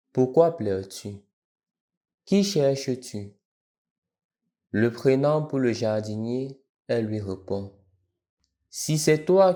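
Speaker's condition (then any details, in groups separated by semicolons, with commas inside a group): No condition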